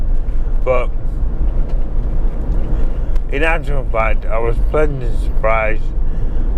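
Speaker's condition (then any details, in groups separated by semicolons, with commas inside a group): MND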